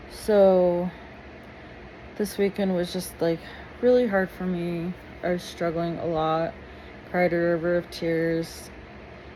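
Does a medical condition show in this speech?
No.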